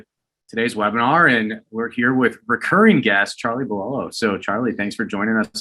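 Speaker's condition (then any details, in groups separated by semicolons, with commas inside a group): No condition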